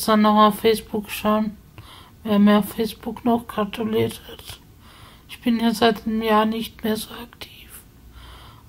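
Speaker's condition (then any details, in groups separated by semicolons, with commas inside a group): Spasticity from birth; multiple sclerosis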